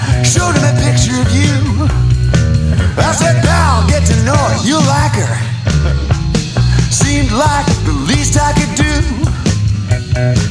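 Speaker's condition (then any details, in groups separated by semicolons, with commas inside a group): No condition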